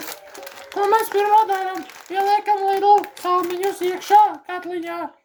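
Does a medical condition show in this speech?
No.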